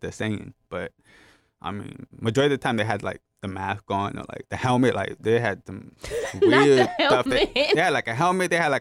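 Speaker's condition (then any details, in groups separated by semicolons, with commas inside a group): Hearing loss (hard of hearing), drug-induced (gentamicin); right ear profound near deaf, left ear moderate, caused by gentamicin; had speech therapy because of hearing loss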